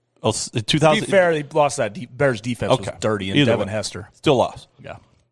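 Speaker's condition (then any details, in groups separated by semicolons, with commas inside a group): No condition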